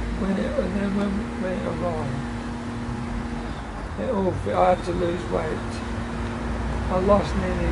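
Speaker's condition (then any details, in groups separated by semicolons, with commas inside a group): Motor neurone disease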